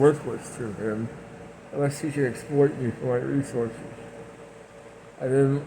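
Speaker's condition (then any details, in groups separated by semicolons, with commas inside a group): Parkinson's; speech impediment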